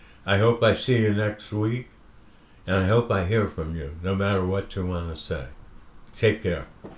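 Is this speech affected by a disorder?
Yes: Parkinson's disease; visible shaking.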